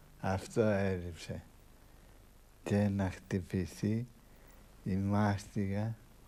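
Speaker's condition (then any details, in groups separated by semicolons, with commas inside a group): Parkinson's disease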